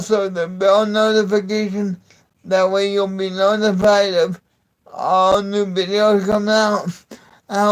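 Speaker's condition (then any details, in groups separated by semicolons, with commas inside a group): Cerebral palsy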